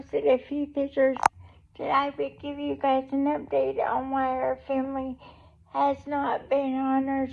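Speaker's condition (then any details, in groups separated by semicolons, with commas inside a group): Cerebral palsy; able to talk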